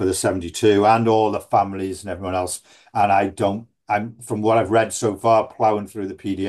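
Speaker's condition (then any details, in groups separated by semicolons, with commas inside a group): No condition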